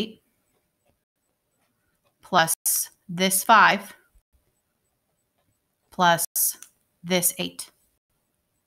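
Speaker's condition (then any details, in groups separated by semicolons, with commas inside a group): No condition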